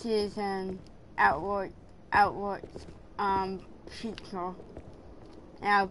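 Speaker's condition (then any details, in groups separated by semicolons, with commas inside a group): Cerebral palsy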